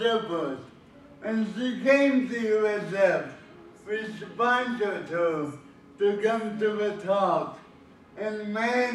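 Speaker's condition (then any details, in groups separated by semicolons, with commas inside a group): Cerebral palsy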